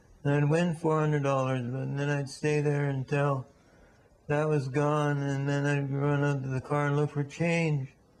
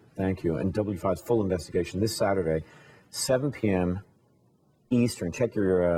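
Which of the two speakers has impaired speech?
The first: Parkinson's disease; on medication.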